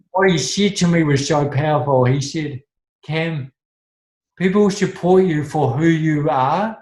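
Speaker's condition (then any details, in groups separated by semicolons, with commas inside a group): Cerebral palsy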